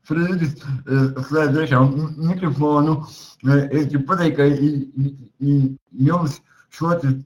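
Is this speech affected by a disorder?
Yes: cerebral palsy; speech not very clear.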